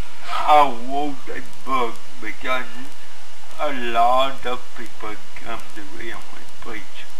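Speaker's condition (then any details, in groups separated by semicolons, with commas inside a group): Cerebral palsy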